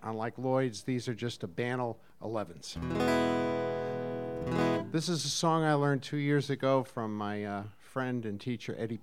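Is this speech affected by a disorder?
No.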